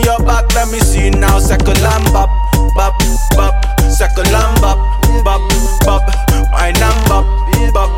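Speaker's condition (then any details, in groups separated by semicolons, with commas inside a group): No condition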